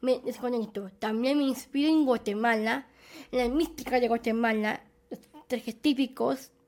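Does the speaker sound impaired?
Yes: Down syndrome; present from birth.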